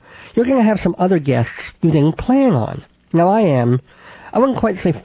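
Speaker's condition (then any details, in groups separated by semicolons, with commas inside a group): Cleft palate with lisp; therapy with Mrs. Adler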